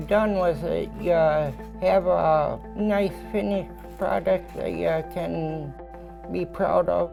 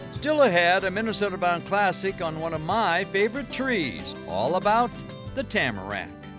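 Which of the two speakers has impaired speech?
The first: ataxia; balance problem.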